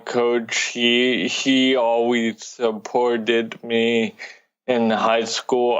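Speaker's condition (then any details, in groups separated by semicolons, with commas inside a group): Cerebral palsy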